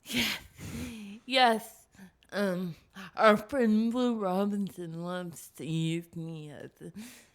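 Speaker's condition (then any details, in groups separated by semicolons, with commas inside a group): Cerebral palsy; from not breathing at birth, cognition unaffected; speaking hard, voice sounds unexpected to listeners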